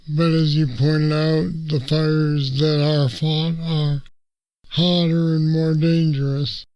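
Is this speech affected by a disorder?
Yes: Parkinson's disease; deep brain stimulators.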